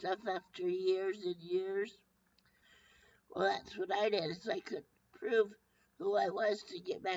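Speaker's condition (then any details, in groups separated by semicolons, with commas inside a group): Brain injury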